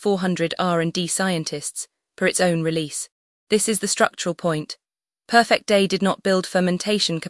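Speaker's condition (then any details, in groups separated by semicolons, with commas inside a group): No condition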